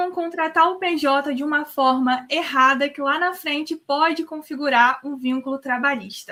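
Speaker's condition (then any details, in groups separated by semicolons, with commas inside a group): No condition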